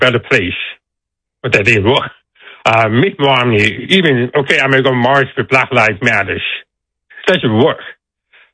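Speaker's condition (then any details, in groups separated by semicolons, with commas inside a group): Deafness; deaf accent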